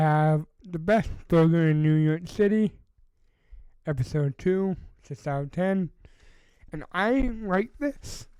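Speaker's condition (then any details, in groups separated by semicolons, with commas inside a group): Cerebral palsy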